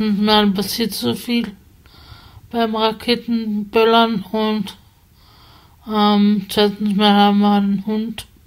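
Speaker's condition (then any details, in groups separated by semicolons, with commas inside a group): Spasticity from birth; multiple sclerosis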